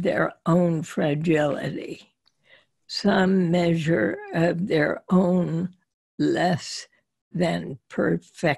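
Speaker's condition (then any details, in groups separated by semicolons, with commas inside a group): Spasmodic dysphonia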